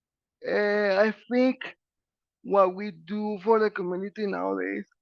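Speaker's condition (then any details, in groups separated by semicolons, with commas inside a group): Cerebral palsy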